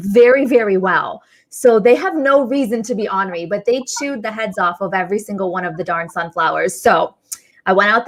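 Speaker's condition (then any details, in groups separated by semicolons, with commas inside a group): No condition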